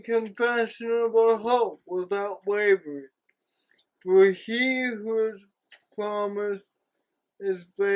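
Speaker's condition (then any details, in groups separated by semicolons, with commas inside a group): Cerebral palsy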